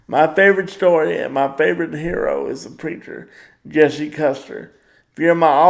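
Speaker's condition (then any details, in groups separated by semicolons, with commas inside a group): Cerebral palsy; power wheelchair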